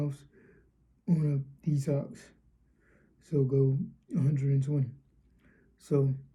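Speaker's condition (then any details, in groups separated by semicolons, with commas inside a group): Cerebral palsy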